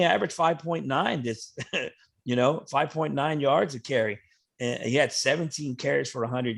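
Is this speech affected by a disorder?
No.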